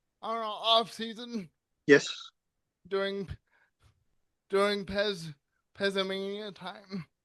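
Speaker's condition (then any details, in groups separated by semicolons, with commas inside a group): Cerebral palsy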